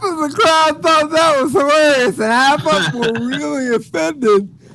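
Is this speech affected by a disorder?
Yes: cerebral palsy; speech sounds drunk.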